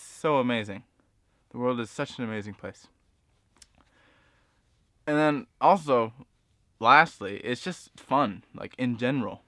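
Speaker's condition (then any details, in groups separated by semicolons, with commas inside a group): No condition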